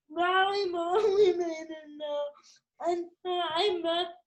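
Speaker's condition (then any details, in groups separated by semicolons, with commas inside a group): Cerebral palsy; speech may be hard to understand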